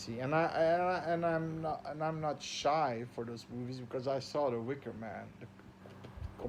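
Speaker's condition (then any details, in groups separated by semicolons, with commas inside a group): No condition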